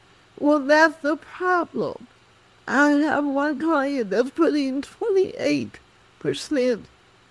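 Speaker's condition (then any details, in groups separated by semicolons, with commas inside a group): Cerebral palsy; speech affected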